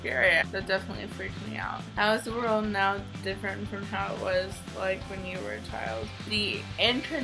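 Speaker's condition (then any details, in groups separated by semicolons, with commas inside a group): Cerebral palsy, mild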